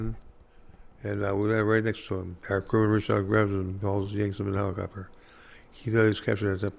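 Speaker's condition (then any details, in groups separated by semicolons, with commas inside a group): Parkinson's; Parkinson's attributed to Agent Orange exposure during Vietnam service, walking affected; speech very significantly affected, hard time talking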